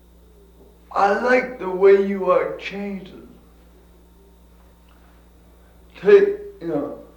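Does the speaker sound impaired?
Yes: cerebral palsy; from birth.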